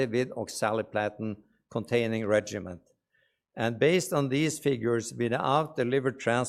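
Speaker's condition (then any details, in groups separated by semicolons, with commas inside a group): No condition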